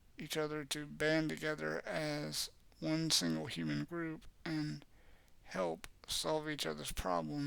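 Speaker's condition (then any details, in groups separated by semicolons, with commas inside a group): Cerebral palsy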